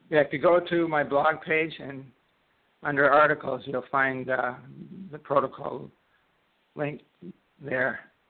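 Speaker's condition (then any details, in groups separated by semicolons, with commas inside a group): Parkinson's disease; freezing about 2 years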